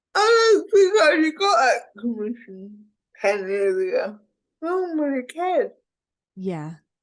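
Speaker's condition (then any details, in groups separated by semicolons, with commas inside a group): Cerebral palsy; speech impediment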